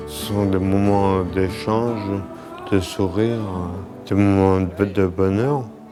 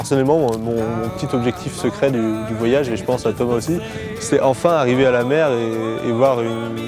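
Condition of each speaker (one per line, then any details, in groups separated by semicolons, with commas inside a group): Multiple sclerosis
No condition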